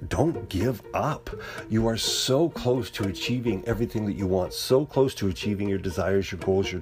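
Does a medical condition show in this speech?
No.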